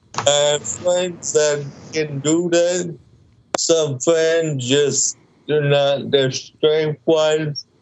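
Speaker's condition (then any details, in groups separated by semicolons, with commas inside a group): Cerebral palsy, mild; light case, muscles weak but working, cognition unaffected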